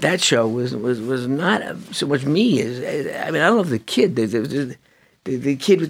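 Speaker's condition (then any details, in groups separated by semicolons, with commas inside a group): Parkinson's disease; young onset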